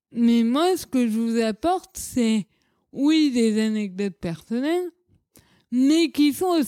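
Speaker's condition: Cerebral palsy; childhood speech

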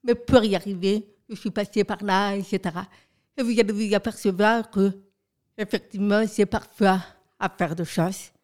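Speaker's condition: Profound deafness from birth

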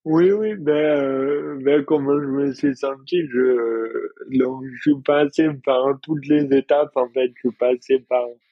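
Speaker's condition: Dystonia; receives injections, more pain before injection, improved balance, no longer falls

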